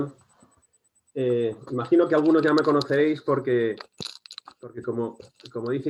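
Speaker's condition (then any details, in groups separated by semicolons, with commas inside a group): No condition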